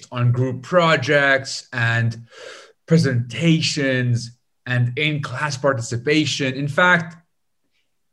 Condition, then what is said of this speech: Stuttering. It's good that you mentioned the stuttering in the intro. Otherwise, I like to tell the audience that their internet is working just fine.